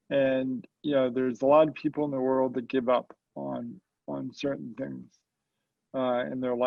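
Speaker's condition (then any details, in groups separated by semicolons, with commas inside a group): Cerebral palsy; very mild form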